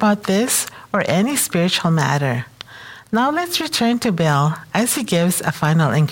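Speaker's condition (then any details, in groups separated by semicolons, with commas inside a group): No condition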